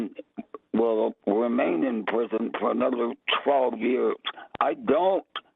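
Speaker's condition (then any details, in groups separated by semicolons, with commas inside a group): Vocal cord cancer; difficulty speaking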